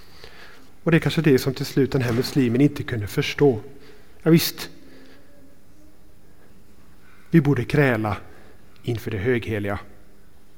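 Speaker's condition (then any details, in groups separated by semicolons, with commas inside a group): No condition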